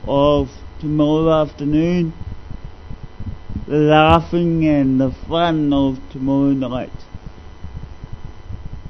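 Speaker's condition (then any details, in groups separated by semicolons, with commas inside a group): Cerebral palsy; discovered at age 2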